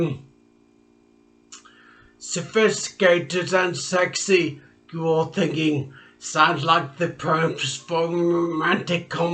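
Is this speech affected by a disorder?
Yes: traumatic brain injury; speech.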